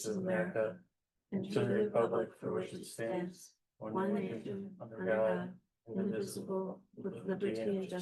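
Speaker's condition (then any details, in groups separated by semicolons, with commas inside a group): No condition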